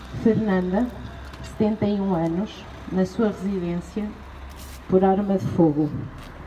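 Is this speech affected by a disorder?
No.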